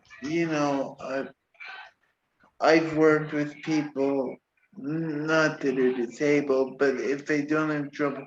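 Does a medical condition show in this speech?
Yes: cerebral palsy.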